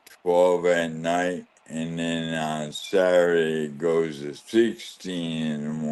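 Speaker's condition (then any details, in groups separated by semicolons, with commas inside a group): ALS; losing ability to talk and swallow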